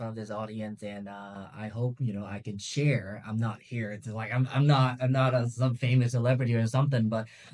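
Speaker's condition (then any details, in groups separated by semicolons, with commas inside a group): No condition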